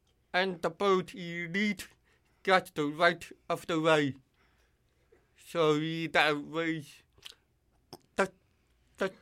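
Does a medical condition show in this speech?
Yes: hearing loss with cochlear implant; cannot judge own voice, distorted when yelling at high volume, relies on others' volume feedback.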